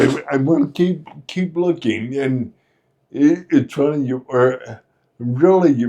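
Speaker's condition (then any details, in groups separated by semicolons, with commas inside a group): Friedreich's ataxia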